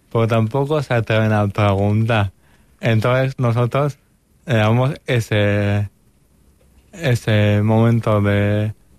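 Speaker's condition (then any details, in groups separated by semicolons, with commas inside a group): Cerebral palsy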